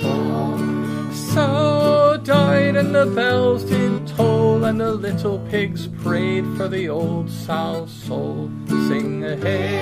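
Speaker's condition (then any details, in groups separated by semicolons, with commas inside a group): No condition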